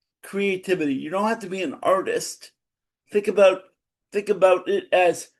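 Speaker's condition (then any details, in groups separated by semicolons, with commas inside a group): Cerebral palsy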